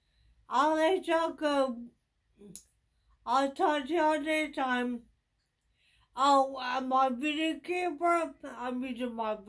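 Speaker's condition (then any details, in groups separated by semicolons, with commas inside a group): Traumatic brain injury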